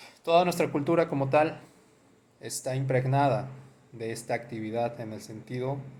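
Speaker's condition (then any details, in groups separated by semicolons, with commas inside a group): No condition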